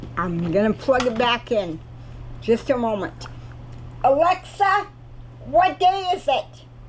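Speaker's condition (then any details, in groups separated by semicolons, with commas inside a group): Cerebral palsy; cannot walk, crawls to get around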